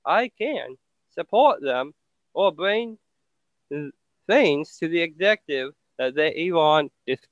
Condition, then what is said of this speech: Down syndrome. Well, I think you communicate very clearly. You're a very great speaker.